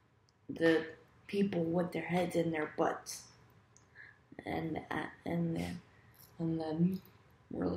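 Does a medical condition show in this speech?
Yes: cerebral palsy.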